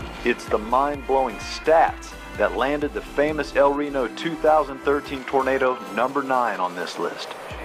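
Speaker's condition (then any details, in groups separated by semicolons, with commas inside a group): No condition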